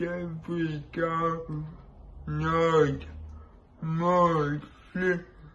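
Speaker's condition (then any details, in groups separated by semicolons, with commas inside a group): Cerebral palsy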